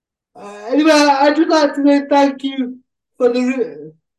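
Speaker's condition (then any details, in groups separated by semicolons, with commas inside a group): Cerebral palsy; uses a wheelchair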